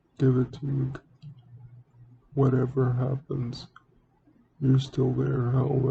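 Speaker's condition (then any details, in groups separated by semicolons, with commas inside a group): Cerebral palsy; speaks relatively well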